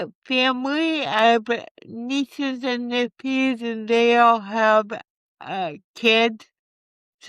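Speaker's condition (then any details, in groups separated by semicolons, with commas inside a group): Cerebral palsy; from birth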